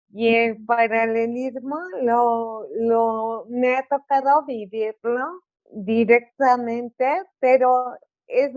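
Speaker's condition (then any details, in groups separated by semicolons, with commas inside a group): Cerebral palsy; articulation affected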